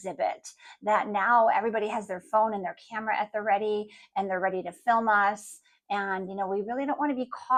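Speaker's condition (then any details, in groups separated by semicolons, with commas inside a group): No condition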